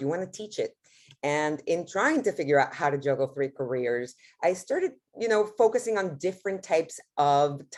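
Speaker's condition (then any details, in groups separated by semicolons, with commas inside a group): No condition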